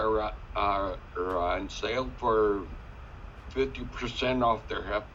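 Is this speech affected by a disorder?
Yes: sca15, spinocerebellar ataxia type 15.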